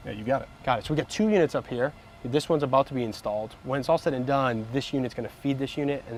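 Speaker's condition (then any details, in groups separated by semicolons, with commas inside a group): No condition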